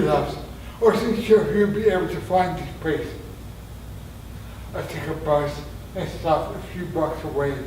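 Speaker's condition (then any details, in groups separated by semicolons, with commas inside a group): Traumatic brain injury; near-fatal injury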